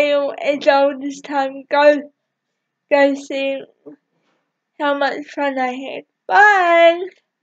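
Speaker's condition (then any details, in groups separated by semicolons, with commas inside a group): Cerebral palsy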